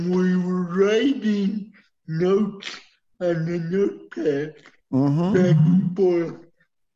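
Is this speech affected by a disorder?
Yes: cerebral palsy; uses wheelchair.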